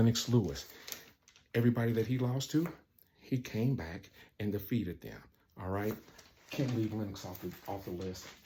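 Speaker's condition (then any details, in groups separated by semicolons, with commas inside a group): No condition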